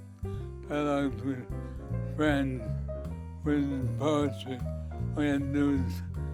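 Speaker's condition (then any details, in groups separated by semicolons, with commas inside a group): Parkinson's disease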